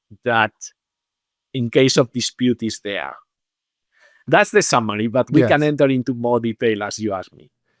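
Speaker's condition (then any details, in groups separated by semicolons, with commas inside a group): No condition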